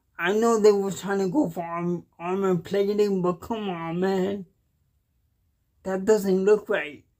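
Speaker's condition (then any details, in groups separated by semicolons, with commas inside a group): Cerebral palsy; cannot walk, uses wheelchair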